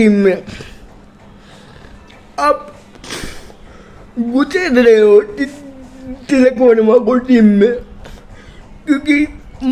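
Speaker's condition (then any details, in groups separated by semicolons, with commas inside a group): Cerebral palsy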